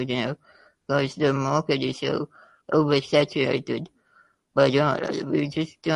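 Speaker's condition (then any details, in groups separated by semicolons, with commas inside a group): Spinal muscular atrophy type 2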